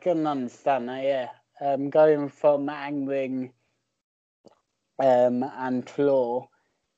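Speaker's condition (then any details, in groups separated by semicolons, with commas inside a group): Cerebral palsy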